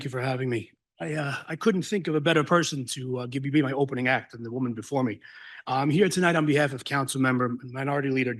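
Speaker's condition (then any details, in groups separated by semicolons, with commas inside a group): No condition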